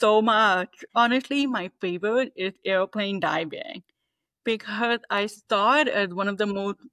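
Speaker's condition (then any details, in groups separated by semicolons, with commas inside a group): Deafness, 98% hearing loss; deaf since childhood, hearing aid user, no cochlear implant, oral training as child; communicates primarily through oral speech, knows little sign language, removes hearing aids after noisy days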